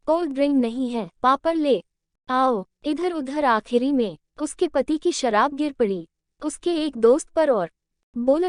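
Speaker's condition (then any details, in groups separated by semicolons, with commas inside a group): No condition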